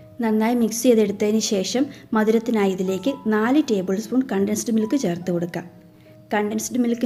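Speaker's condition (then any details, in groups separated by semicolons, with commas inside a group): No condition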